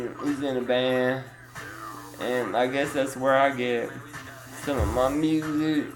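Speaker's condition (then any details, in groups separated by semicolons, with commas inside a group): Duchenne muscular dystrophy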